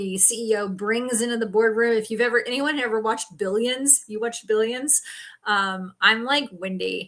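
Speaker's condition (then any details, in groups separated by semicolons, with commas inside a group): No condition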